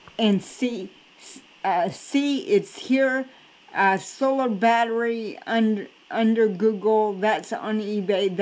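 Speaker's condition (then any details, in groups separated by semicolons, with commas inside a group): Cerebral palsy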